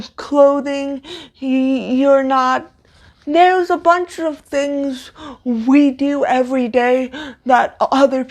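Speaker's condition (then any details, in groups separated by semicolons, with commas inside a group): Cerebral palsy, severe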